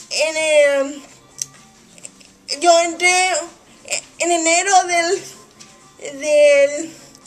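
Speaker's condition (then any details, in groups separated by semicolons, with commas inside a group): Cerebral palsy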